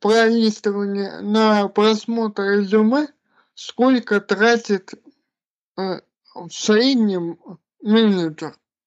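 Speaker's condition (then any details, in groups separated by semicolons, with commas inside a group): Cerebral palsy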